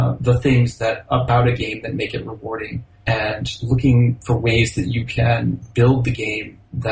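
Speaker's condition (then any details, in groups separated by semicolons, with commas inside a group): No condition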